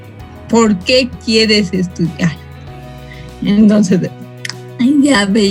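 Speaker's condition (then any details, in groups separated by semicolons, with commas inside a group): Cerebral palsy from birth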